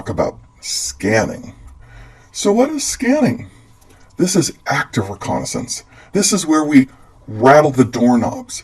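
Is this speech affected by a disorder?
No.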